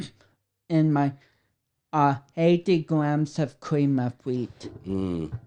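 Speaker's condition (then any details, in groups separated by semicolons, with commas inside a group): Cerebral palsy; affects speech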